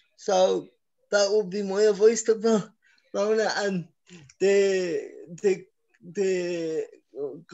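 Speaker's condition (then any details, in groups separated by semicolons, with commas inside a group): Cerebral palsy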